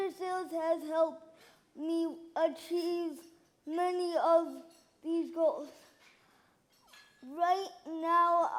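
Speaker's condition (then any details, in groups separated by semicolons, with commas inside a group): Cerebral palsy; left hand and left side affected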